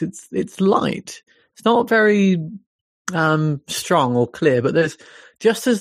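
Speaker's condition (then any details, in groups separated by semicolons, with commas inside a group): No condition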